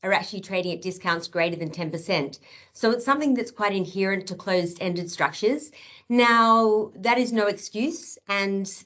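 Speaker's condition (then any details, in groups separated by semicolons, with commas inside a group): No condition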